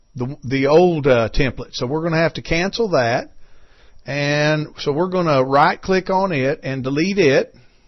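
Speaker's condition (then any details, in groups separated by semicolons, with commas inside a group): No condition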